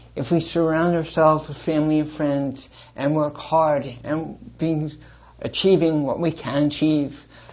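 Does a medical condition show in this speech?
Yes: cerebral palsy; from birth, with hearing loss.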